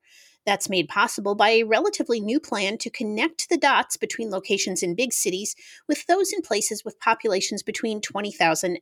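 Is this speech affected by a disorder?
No.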